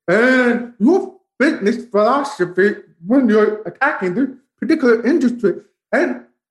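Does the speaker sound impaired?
Yes: profound deafness, bilateral, from spinal meningitis; both ears, onset about 18 months old, spinal meningitis destroyed auditory nerve.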